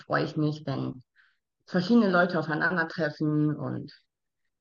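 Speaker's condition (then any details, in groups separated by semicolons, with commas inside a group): Down syndrome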